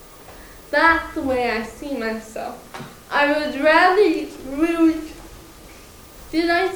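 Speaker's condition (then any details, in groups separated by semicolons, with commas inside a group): Cerebral palsy, mild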